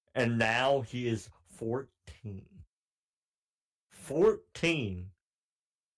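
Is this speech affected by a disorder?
Yes: cleft palate; cleft palate since childhood.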